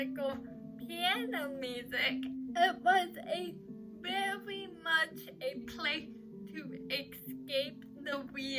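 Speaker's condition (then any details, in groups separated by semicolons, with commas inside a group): Cerebral palsy; uses crutches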